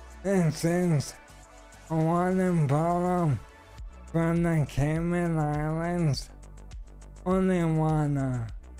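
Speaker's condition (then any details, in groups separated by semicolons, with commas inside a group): ALS; stem cell treatment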